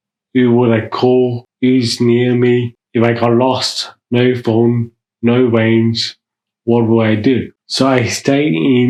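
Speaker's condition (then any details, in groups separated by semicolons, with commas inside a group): Mild cerebral palsy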